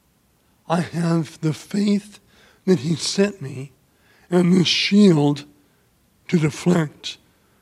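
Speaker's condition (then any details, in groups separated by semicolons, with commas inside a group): ALS; voice affected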